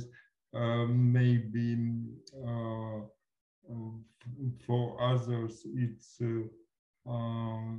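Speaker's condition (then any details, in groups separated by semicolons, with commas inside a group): Cerebral palsy; from birth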